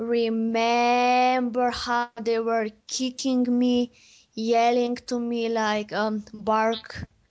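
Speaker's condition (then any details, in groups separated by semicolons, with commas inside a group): Stuttering; onset at age 4, voice changed suddenly about half year before onset, speech therapy three times without change; stutters for over 20 years, still stutters; stuttering with repeated phrases and part-words, self-corrections; prolonged sounds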